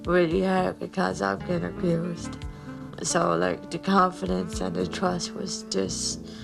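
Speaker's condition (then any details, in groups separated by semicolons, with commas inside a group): Cerebral palsy; mild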